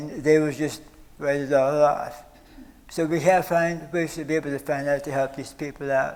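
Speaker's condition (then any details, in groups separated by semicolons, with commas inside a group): Stage 4 oral cancer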